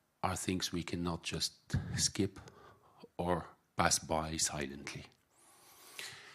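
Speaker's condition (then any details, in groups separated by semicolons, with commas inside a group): No condition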